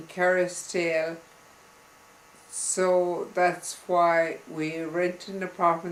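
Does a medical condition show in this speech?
Yes: multiple sclerosis.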